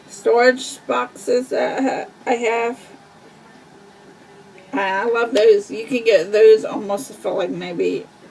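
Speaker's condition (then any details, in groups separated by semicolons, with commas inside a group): Cerebral palsy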